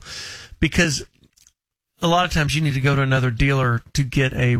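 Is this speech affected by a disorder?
No.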